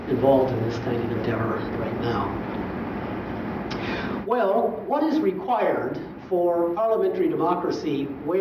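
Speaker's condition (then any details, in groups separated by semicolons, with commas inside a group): No condition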